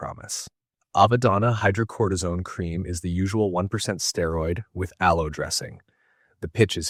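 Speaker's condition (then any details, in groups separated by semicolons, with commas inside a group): No condition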